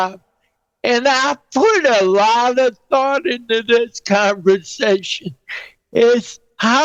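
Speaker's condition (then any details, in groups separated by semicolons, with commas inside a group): Cerebral palsy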